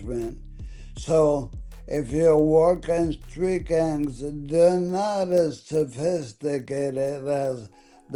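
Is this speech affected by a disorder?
Yes: ALS.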